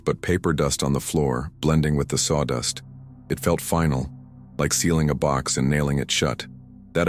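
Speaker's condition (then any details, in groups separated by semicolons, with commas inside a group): No condition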